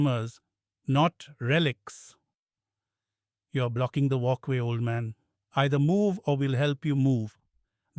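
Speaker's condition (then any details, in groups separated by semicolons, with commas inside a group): No condition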